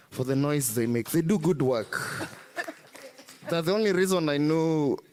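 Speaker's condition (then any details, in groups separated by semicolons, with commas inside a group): No condition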